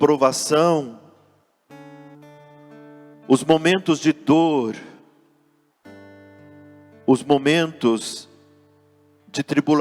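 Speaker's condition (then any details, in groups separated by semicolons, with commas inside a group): No condition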